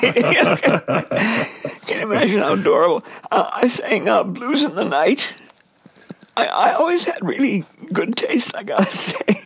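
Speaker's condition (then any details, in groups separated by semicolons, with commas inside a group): Dysphonia; raspy, sometimes squeaky, strained voice, lost ability to sing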